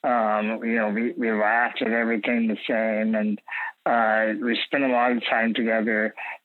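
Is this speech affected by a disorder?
Yes: spinal muscular atrophy type 2.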